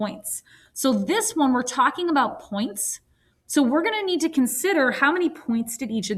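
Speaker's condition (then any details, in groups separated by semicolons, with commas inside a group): No condition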